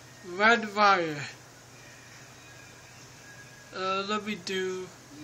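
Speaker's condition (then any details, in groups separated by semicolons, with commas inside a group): Cerebral palsy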